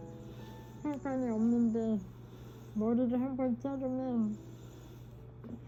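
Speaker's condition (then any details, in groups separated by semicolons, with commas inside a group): ALS (Lou Gehrig's disease); very difficult coughing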